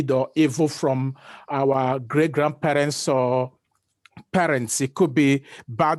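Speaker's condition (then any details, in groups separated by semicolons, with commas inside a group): No condition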